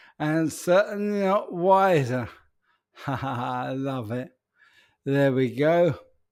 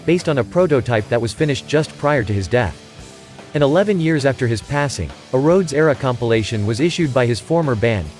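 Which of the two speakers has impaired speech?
The first: ALS; affects emotions, speech, right hand; voice may sound peculiar, current oddness from tongue ulcer.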